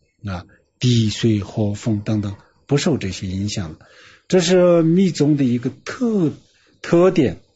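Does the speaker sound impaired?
No.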